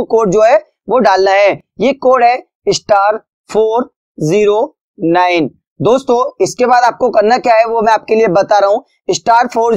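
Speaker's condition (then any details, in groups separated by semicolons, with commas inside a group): No condition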